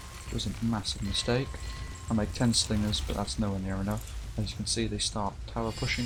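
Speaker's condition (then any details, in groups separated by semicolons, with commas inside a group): No condition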